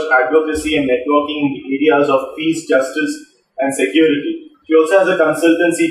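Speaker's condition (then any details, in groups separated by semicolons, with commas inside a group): No condition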